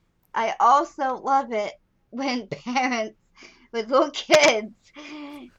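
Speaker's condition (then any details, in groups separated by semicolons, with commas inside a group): Down syndrome; walked later than other children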